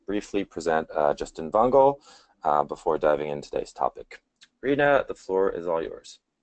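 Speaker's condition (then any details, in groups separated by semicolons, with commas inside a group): No condition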